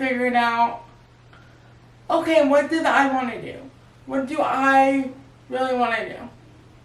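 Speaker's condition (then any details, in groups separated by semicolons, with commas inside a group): Cerebral palsy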